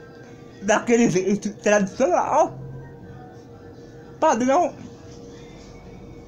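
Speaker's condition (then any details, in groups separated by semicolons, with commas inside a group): Cerebral palsy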